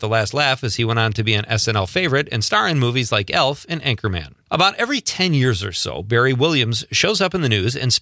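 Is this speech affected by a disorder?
No.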